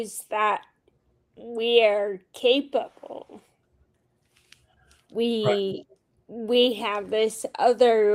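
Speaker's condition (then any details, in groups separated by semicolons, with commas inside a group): Friedreich's ataxia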